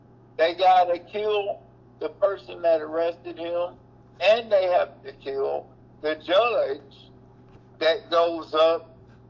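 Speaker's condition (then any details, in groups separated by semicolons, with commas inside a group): Cerebral palsy; reports being back on feet, running in yard days after taking ImmuCyst supplement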